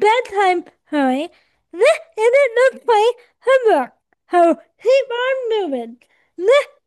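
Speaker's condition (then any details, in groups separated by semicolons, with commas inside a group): Cerebral palsy; adult, 24 years old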